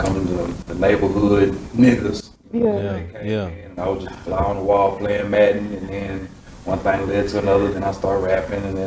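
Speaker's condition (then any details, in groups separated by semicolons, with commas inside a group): No condition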